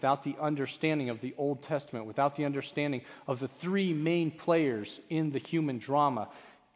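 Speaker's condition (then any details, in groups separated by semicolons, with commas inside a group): No condition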